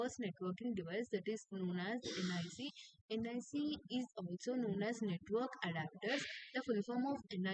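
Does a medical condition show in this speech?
No.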